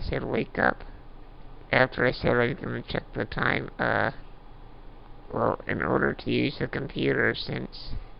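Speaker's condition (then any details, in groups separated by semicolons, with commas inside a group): Duchenne muscular dystrophy; emergency tracheotomy after mucus plug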